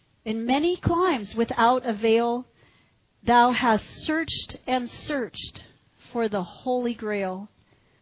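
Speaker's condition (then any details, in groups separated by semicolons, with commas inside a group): No condition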